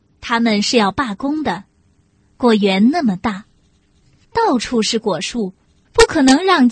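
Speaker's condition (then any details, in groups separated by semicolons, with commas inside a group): No condition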